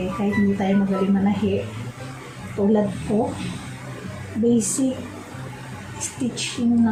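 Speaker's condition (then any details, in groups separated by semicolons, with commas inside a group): No condition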